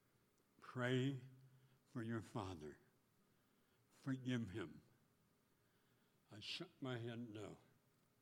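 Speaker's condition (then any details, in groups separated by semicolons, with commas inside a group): Speech impediment; taught tongue movement at 12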